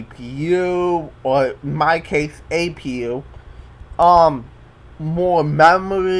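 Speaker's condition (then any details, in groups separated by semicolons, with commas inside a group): Cerebral palsy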